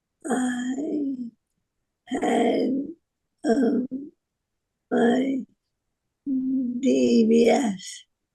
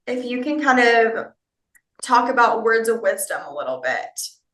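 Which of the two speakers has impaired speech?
The first: Parkinson's disease; about 31 years since diagnosis, still active.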